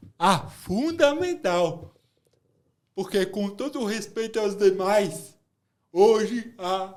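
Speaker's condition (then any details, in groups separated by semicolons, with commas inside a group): Cerebral palsy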